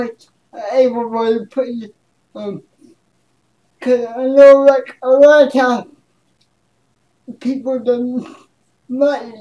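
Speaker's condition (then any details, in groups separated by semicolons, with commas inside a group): Cerebral palsy; speech affected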